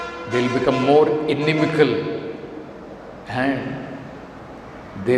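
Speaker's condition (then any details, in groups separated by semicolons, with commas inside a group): No condition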